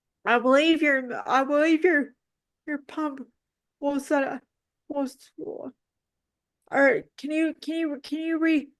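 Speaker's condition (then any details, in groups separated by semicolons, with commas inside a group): Cerebral palsy; severe spasticity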